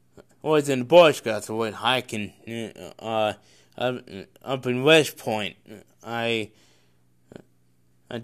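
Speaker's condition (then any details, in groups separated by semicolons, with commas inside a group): Cerebral palsy; congenital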